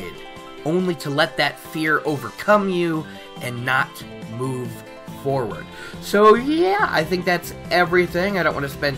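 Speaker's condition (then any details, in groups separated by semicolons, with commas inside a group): No condition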